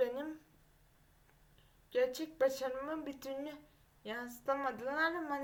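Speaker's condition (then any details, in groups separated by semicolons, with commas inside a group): Cerebral palsy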